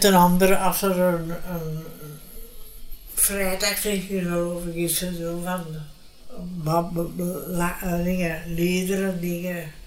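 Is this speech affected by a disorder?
Yes: brain hemorrhage; brain hemorrhage over 20 years ago, unable to speak afterwards; difficulty speaking, some letters no longer pronounceable, speaks less well than before.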